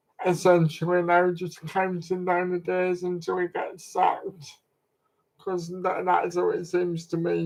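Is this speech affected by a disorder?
Yes: cerebral palsy; full wheelchair use.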